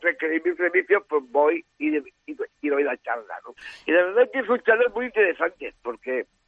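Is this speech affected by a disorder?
Yes: Down syndrome; trisomy 21.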